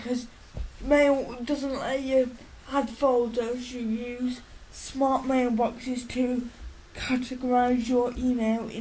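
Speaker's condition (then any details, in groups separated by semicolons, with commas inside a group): Cerebral palsy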